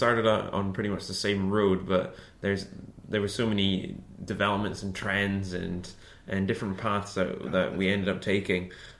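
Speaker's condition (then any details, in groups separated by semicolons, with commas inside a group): No condition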